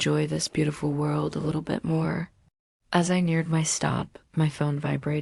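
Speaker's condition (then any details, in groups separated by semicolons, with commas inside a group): No condition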